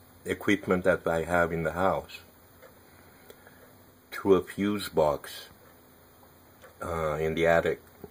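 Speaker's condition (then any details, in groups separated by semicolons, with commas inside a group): No condition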